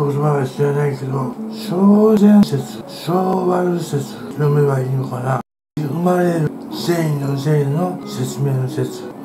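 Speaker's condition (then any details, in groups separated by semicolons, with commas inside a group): Tongue cancer, partial glossectomy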